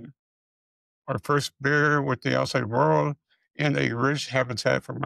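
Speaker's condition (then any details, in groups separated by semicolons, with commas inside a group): Multiple system atrophy; parkinsonian type, autonomic failure, central hypoventilation, tremor, rigidity, incoordination; voice pitch goes up and down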